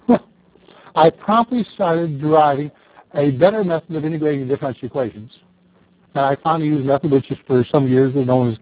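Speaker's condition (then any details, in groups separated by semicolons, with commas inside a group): No condition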